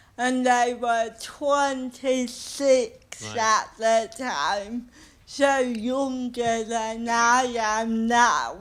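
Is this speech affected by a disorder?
Yes: cerebral palsy.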